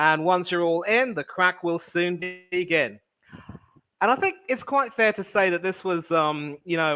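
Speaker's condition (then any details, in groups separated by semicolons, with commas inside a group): No condition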